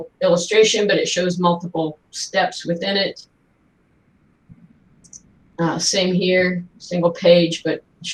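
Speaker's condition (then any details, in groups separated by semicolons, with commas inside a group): No condition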